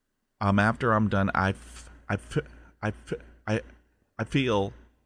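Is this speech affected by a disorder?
Yes: stuttering; stutter since childhood, 20 years speech therapy first on fluency, hypnosis, military hypnotherapist on mental health; here repeated sounds, prolonged sounds.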